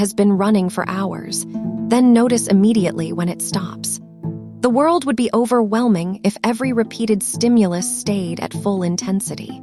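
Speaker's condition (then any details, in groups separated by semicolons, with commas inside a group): No condition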